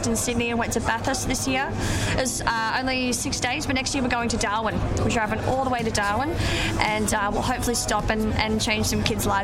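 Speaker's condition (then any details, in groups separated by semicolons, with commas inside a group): Cleft palate; congenital cleft palate, no roof of mouth at birth, multiple surgeries; unable to swallow or sing as a child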